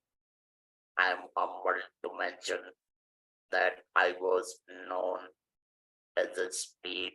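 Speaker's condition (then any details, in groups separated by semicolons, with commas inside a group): Laryngectomy (vocal cords removed) after stage IV vocal cord cancer; larynx removed for stage 4a voice fold cancer, neck dissection; breathlessness before diagnosis, lost speech, later regained speech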